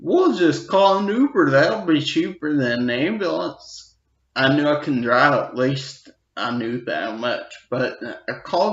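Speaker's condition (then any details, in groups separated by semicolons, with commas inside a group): Non-traumatic brain injury (abscess)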